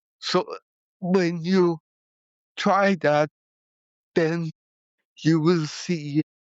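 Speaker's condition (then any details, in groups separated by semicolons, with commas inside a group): Cerebral palsy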